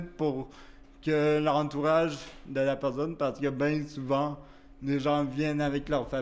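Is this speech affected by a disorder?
Yes: cerebral palsy; wheelchair use.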